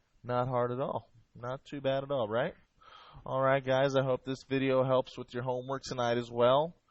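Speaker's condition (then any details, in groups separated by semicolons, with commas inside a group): No condition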